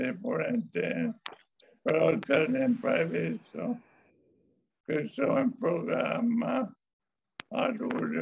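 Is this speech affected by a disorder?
Yes: amyotrophic lateral sclerosis; still speaks.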